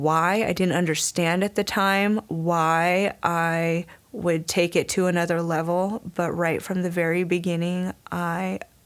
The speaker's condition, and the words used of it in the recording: None; typical speech.